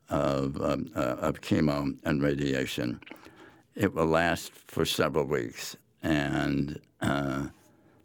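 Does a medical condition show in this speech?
Yes: head and neck cancer; before diagnosis, tongue moved awkwardly, swallowing problems and coughing, barium swallow at Norwalk Hospital.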